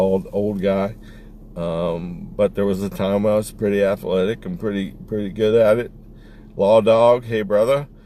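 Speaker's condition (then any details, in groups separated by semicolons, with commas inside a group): ALS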